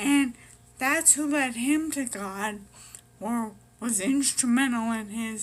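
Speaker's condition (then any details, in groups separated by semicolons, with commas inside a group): Brain injury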